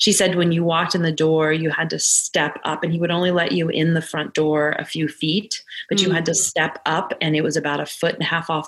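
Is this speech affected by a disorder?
No.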